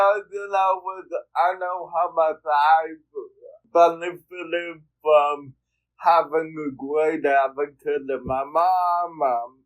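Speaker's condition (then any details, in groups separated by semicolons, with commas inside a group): Cerebral palsy; speech therapy in childhood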